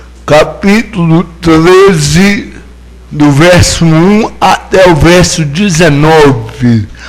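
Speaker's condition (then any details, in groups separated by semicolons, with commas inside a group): Cerebral palsy; no speech as child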